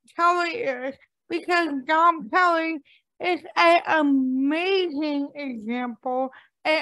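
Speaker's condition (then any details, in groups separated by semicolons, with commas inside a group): Cerebral palsy; cerebral palsy from lack of oxygen at birth, right-brain damage affecting left side of body; impaired speech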